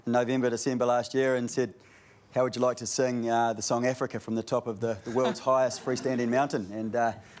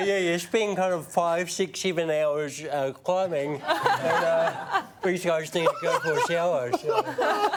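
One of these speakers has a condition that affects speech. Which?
The second: cerebral palsy; affects walking, walking frames and calipers, physiotherapy, speech therapy; voice sounds different, worse when nervous, relaxed breathing helps.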